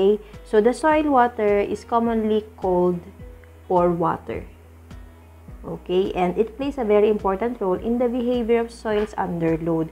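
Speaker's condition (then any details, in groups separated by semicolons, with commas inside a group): No condition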